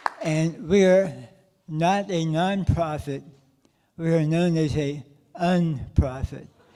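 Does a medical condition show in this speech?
Yes: stage 4 tongue cancer; stage 4 at diagnosis, about 18 years since diagnosis.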